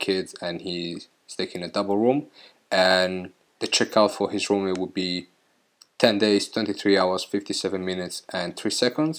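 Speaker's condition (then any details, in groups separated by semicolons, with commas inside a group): No condition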